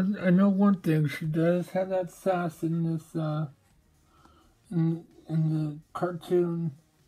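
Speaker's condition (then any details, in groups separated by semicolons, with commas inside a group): Mobius syndrome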